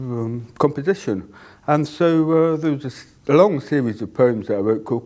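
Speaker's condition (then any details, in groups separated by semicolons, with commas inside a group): Deafness; cannot hear own voice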